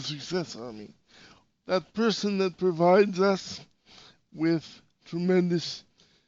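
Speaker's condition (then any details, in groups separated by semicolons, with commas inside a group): Cerebral palsy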